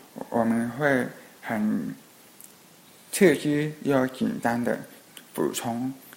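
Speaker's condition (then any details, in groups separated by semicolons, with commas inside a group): Hearing impairment; trouble following fast speech in Skype video meetings, falls behind others' pace; Skype video calls hard, others speak too fast, gets interrupted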